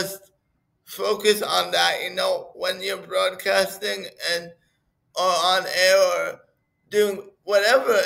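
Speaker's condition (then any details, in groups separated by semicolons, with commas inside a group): Cerebral palsy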